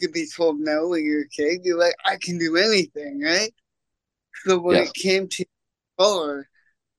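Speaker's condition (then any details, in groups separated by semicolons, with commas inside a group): Cerebral palsy; congenital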